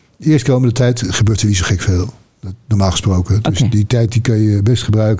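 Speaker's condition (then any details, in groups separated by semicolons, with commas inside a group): Parkinson's disease; progressive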